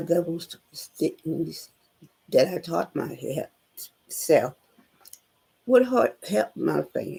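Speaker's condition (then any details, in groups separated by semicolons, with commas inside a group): Spinal neurosarcoidosis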